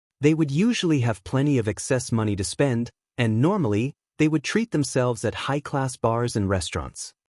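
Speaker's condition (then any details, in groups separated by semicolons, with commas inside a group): No condition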